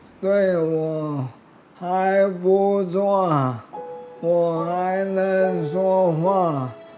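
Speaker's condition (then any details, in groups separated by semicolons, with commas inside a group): Motor neuron disease; affects speech and movement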